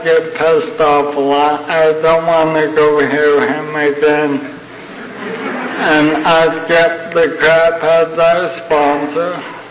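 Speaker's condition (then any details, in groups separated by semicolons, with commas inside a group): ALS (Lou Gehrig's disease); progressing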